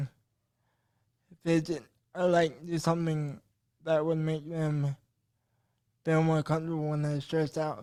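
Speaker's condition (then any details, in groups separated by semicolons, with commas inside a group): Cerebral palsy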